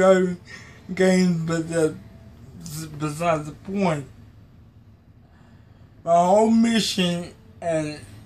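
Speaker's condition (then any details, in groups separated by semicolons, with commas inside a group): Cerebral palsy; affects muscles; may be hard to understand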